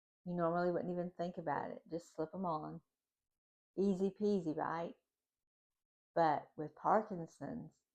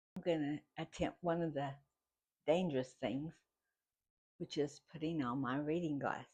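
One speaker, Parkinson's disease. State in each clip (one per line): DBS on
DBS off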